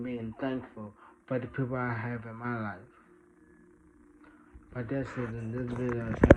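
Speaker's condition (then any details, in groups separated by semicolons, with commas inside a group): Traumatic brain injury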